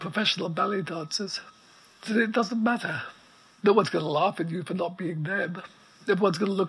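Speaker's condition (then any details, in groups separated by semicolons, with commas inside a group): ALS; voice very weak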